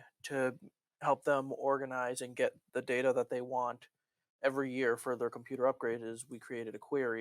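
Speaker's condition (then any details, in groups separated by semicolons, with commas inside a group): No condition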